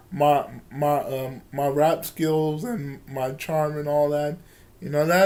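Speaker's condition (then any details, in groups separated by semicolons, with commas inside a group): Cerebral palsy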